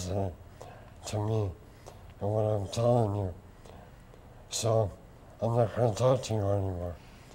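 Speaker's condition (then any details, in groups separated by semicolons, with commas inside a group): Lou Gehrig's disease; tracheostomy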